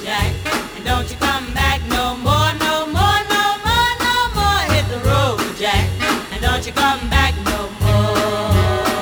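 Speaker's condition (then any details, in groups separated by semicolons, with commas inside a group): No condition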